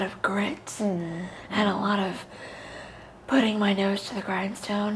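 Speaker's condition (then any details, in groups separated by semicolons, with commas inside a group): Cerebral palsy; very premature birth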